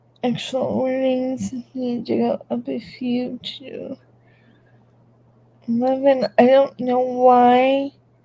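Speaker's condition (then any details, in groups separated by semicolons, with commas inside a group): Cerebral palsy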